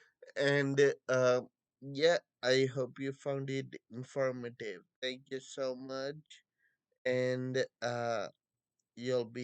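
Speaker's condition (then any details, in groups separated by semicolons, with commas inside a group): Friedreich's ataxia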